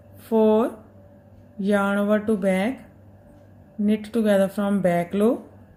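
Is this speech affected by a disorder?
No.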